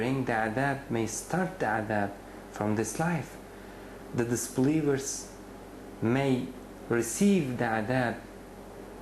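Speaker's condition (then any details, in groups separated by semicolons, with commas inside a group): No condition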